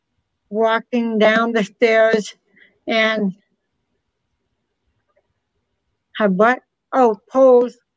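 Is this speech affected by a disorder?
Yes: hard of hearing, cochlear implant; does very well with implant, voicing sign language interpretation for deaf team.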